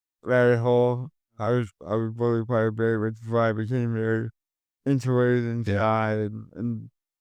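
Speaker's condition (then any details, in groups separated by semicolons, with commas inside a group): Cerebral palsy; caused by stroke at birth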